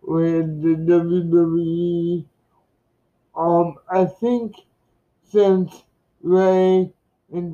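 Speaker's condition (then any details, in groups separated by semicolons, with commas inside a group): Cerebral palsy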